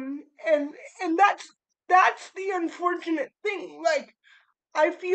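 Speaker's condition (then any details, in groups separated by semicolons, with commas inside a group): Cerebral palsy; spastic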